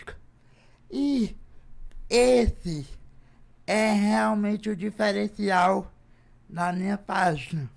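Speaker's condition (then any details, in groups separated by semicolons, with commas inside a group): Cerebral palsy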